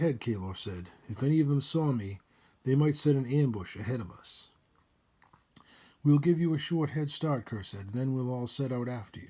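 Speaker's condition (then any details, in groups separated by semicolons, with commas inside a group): No condition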